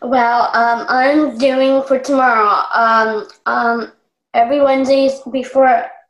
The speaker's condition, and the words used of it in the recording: Down syndrome. Being able to speak, she's able to interact with her peers.